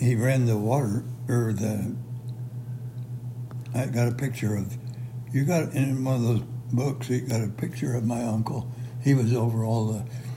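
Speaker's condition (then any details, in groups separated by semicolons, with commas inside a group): Parkinson's; severe, says unable to move anything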